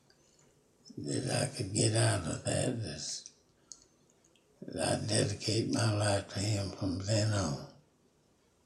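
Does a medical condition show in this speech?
Yes: Parkinson's disease; Parkinson's for about 5 years, fallen 19 times in yard, never broken a bone.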